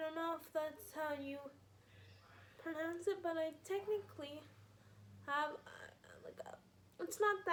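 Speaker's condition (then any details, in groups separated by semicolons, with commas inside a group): Spastic quadriplegic cerebral palsy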